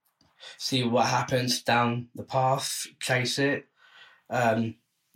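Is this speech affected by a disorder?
Yes: Down syndrome.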